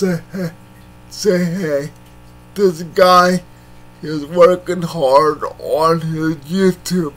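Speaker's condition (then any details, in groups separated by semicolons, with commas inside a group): Cerebral palsy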